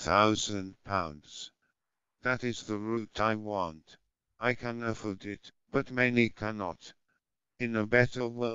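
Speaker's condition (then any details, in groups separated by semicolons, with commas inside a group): Bulbar onset motor neurone disease, speech-generating device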